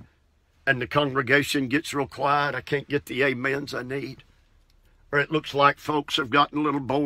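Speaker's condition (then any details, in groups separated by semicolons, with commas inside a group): No condition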